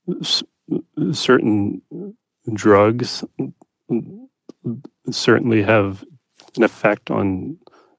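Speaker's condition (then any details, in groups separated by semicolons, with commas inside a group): Stutter; persisting into adulthood, beer once used as crutch; managed rather than fixed; halting speech, repetitions, long blocks on first part of words, breathing trouble during blocks; repeated sounds, blocks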